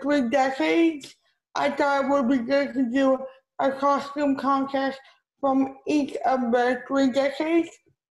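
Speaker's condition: Cerebral palsy; diagnosed at age 2

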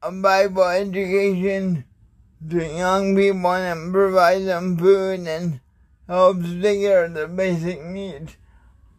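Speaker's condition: Cerebral palsy

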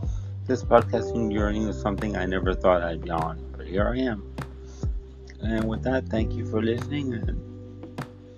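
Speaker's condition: Cerebral palsy

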